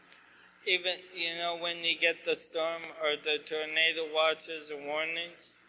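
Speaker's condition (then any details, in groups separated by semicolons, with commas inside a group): ALS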